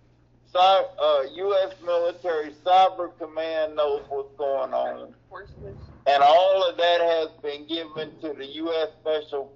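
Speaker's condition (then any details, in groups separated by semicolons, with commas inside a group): Cerebral palsy; reports being back on feet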